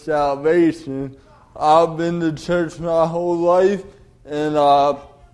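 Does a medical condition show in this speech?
Yes: cerebral palsy; delayed development.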